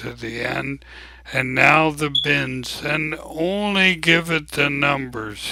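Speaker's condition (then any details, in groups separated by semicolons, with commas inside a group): ALS; abnormally slow voice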